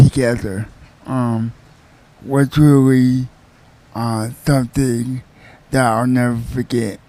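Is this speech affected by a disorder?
Yes: quadriplegic cerebral palsy.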